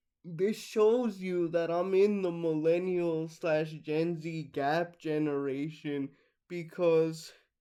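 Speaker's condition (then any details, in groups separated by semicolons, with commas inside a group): Cerebral palsy, mixed, mild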